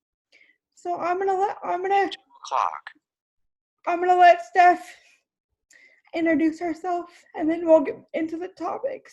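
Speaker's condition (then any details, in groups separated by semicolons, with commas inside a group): Cerebral palsy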